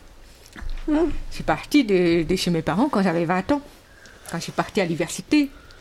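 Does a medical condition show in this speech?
Yes: deafness with cochlear implant, acquired progressive hearing loss; profound deafness, not from birth, hearing aid before, gradual then complete hearing loss; hears everything with cochlear implant; mother pushed oral speech, parents refused sign language, ordinary school, implant enables complete sentences.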